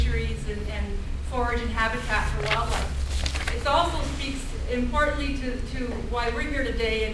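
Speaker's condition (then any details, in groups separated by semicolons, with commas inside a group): No condition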